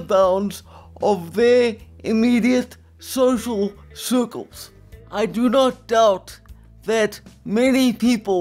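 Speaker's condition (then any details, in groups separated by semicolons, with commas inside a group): Quadriplegic cerebral palsy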